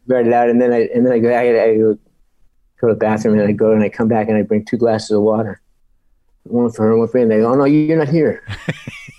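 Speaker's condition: Parkinson's disease; after back surgery, trouble recalling lines, could not speak them as intended

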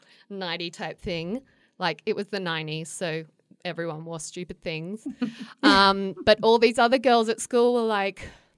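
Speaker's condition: No condition

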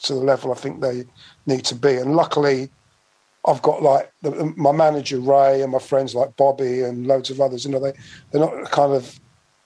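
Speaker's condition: No condition

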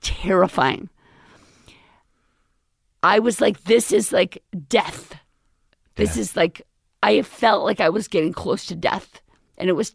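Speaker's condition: Vocal fold paralysis, left vocal cord; about two years post-surgery, steroid injections, type 1 thyroplasty, palatal adhesion with implant, further surgery possible

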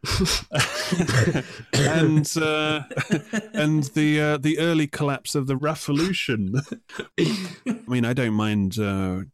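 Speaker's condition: No condition

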